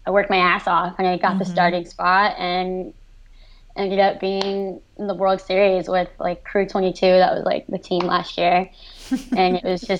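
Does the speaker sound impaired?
Yes: cleft lip and palate; severe congenital cleft lip and palate, 23 surgeries by 17, ischemic stroke at 18, post-stroke seizures; after stroke unable to speak, write or converse, dyslexia, speech pathologist and cognitive therapy, speech regained.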